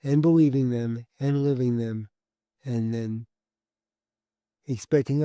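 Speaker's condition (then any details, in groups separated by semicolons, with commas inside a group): Cerebral palsy; born premature, unable to walk in early childhood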